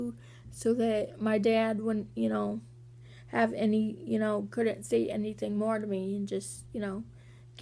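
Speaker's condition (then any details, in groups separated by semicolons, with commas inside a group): Cerebral palsy; walking sometimes hard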